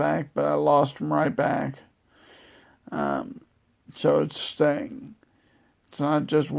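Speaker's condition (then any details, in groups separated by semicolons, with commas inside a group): Multiple sclerosis; wheelchair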